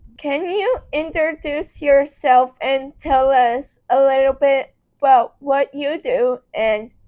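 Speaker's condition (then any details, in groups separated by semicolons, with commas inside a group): Cerebral palsy; affects muscles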